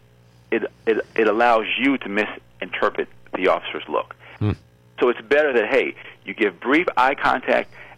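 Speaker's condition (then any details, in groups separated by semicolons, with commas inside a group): Stuttering; congenital stutter, present since birth, about 50 years, age 50; often lets self stutter openly, stuttering slows situations down; repeated words, prolonged sounds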